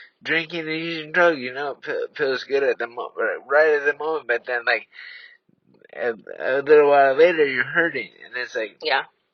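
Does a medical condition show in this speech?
Yes: traumatic brain injury.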